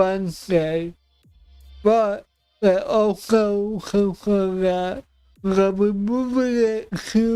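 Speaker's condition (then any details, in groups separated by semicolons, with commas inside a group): Cerebral palsy; affects voice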